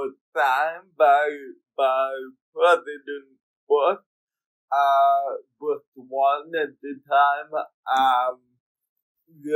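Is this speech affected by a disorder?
Yes: cerebral palsy; from early childhood; speech therapy in childhood.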